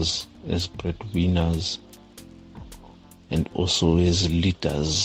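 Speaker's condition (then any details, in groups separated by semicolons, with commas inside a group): No condition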